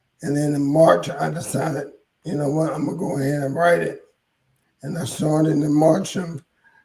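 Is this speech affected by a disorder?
Yes: ALS; hoarse voice.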